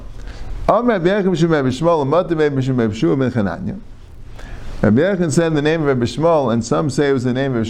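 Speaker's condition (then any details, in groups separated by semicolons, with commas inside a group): No condition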